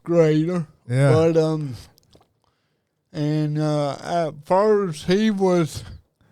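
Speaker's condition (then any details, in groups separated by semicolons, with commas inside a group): Cerebral palsy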